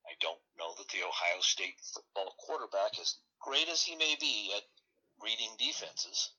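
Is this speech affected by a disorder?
No.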